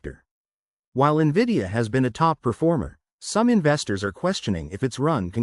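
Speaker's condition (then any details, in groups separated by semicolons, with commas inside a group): No condition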